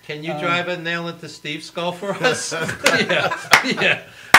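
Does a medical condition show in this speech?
No.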